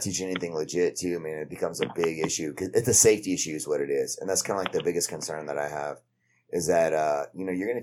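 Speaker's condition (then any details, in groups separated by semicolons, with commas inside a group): No condition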